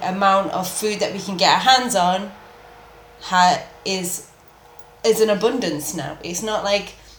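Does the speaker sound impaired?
No.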